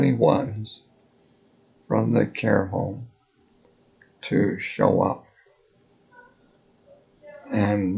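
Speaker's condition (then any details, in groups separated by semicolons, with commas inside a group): Multiple sclerosis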